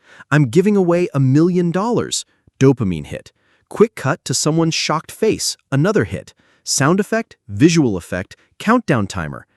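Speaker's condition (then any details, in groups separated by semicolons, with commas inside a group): No condition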